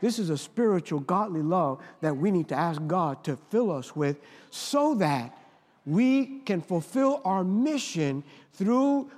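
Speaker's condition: No condition

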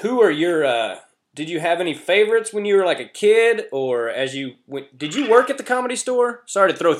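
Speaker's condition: No condition

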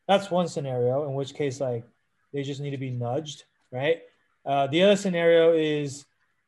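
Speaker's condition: No condition

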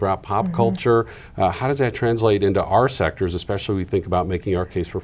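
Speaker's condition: No condition

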